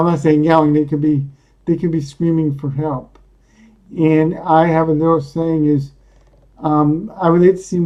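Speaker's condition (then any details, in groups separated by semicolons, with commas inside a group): Cerebral palsy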